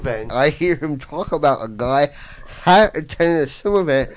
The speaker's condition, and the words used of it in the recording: Brain injury. The reason I have a problem or a challenge talking is a fireman partially damaged my voice box when he inserted a trach tube.